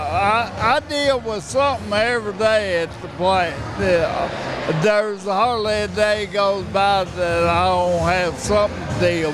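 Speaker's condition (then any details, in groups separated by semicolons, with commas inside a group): ALS; ALS (Lou Gehrig's disease), diagnosed earlier this year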